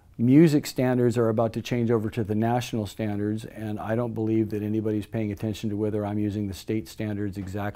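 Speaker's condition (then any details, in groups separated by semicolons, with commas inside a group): No condition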